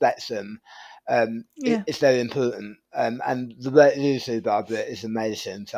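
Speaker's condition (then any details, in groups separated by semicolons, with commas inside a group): Tongue cancer surgery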